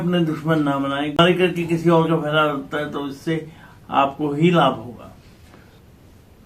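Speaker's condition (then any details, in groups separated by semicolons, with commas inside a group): Cerebral palsy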